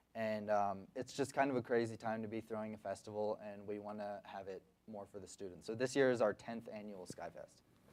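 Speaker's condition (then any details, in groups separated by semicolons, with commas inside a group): No condition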